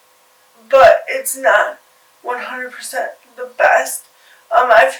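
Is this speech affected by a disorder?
Yes: cerebral palsy; from birth.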